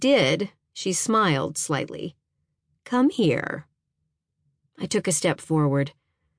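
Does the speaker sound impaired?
No.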